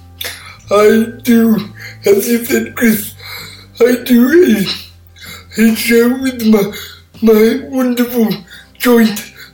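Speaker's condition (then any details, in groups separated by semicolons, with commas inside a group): Cerebral palsy; takes listeners a while to catch on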